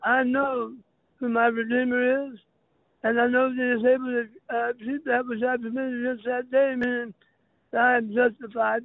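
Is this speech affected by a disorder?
Yes: throat cancer; throat cancer survivor, voice box kept, no hole in throat, lasting impact on throat and speech; speech impediment, may be hard to understand, sometimes chokes up while speaking; sounds like a very unique accent.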